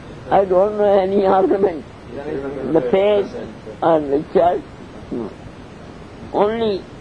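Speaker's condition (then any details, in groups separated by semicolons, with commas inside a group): Deafness; questions from listeners not taken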